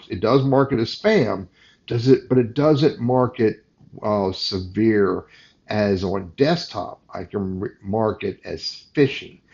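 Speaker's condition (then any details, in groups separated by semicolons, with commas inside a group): No condition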